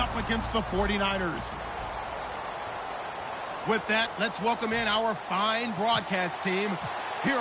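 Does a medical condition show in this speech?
No.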